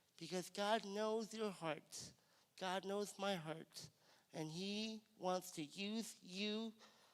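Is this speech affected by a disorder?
Yes: cerebral palsy; cerebral palsy, from birth.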